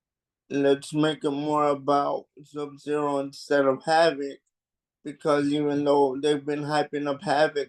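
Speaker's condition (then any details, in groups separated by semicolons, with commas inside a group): Cerebral palsy; mild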